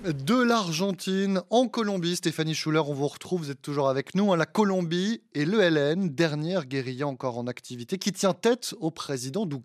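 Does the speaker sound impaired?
No.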